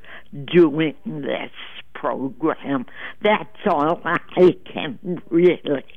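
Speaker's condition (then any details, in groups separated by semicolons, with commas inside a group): Trouble speaking; self-reported trouble speaking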